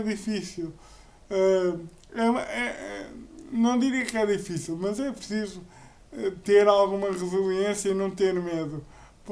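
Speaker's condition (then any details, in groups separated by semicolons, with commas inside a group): Cerebral palsy; uses a wheelchair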